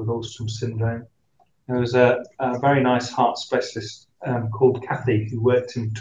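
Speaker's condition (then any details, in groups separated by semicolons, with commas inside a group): No condition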